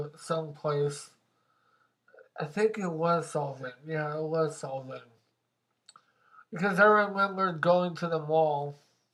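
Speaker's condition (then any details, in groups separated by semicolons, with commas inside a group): Mobius syndrome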